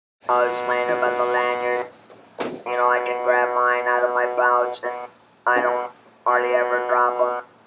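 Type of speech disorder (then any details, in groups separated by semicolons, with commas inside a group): Electrolarynx speech; laryngectomy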